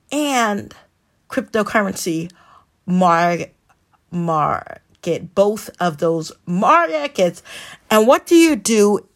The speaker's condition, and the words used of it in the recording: Stuttering. And yes, I do stutter. It doesn't matter.